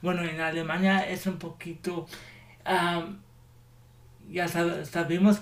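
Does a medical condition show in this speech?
Yes: cerebral palsy.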